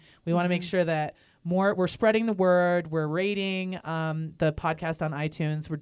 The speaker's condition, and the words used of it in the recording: None; typical speech.